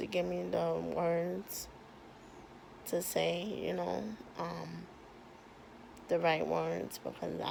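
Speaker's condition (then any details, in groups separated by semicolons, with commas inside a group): Cerebral palsy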